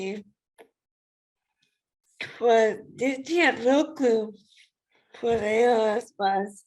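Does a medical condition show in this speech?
Yes: ALS.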